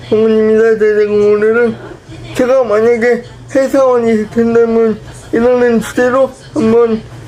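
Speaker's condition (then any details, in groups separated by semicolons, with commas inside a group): Brain lesion disability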